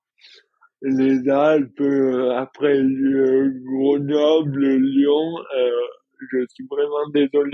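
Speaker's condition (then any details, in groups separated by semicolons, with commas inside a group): Dystonia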